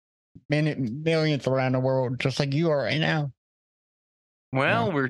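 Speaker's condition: Cerebral palsy, mild

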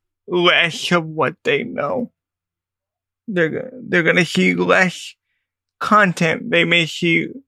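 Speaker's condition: Cerebral palsy; diagnosed age 2

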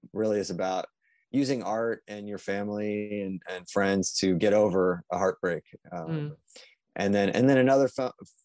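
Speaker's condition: No condition

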